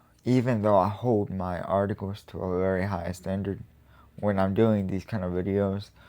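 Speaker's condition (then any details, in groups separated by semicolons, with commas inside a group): Cerebral palsy; quadriplegic, uses wheelchair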